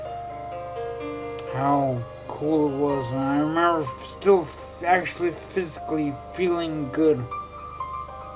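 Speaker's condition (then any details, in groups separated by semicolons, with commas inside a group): Traumatic brain injury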